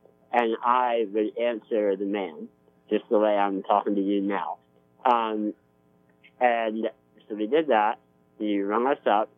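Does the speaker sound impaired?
Yes: spinal muscular atrophy, type 2; better jaw muscles since Spinraza.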